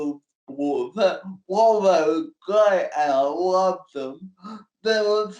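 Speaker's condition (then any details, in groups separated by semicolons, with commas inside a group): Cerebral palsy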